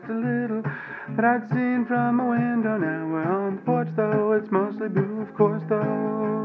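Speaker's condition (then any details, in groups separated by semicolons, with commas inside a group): No condition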